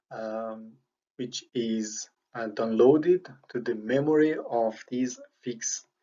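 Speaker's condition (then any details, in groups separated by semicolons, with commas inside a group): No condition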